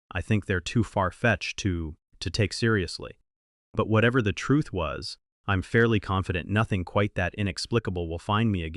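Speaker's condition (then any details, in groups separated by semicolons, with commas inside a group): No condition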